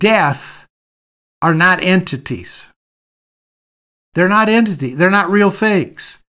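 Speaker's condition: No condition

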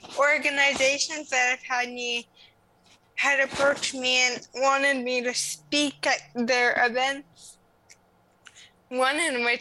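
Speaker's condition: Cerebral palsy; congenital spastic cerebral palsy

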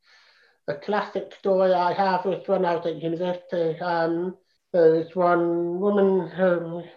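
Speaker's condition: Profound deafness, congenital profound deafness; needs video

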